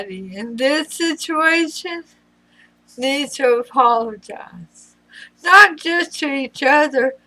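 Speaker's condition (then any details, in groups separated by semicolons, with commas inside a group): Throat cancer radiation damage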